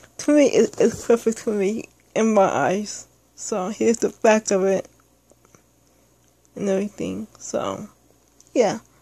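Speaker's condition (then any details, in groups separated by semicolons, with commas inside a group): Speech impairment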